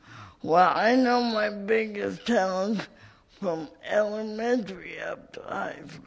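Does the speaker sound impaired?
Yes: cerebral palsy; cerebral palsy from birth, did not get needed physical therapy in childhood; adult, wheelchair user, lives independently without 24-hour support.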